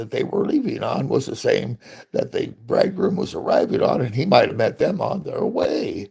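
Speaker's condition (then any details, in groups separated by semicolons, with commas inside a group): Parkinson's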